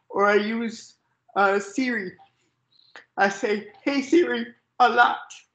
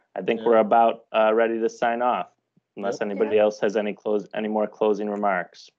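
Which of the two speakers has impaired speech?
The first: cerebral palsy; third stage, wheelchair most of day; speech not impaired, sometimes hyperventilates when talking.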